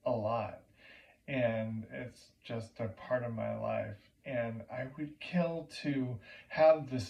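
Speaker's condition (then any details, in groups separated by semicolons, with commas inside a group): Primary lateral sclerosis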